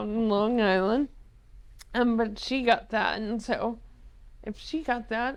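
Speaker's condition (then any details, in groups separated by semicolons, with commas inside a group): ALS; about 10 years since diagnosis, uses wheelchair, slow progression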